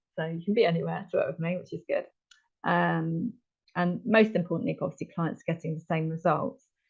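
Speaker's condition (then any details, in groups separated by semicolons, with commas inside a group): No condition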